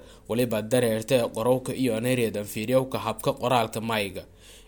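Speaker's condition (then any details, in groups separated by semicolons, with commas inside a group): No condition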